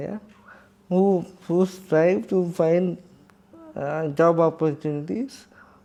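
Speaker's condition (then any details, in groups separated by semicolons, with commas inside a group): Cerebral palsy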